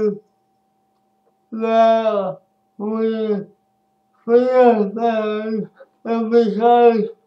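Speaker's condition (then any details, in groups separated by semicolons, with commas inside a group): Speech impairment after birth surgery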